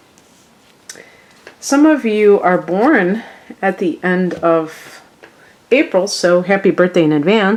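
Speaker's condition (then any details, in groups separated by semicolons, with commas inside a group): No condition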